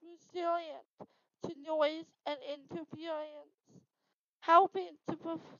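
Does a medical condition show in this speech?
Yes: hearing loss with cochlear implants; FM systems in elementary and high school, neck loop receiver about one school year in elementary; uses cochlear implants, FM system set up with audiologist and implant center.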